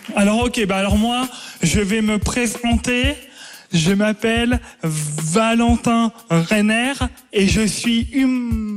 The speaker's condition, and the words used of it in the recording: Stuttering. On m'a dit, en fait, lors de ma première représentation, oh là là, c'est fou, qu'est-ce que vous jouez bien le beg.